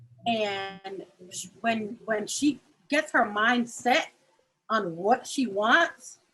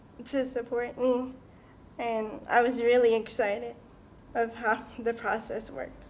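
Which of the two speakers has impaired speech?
The second: cerebral palsy; wheelchair user; diagnosed at 9 months.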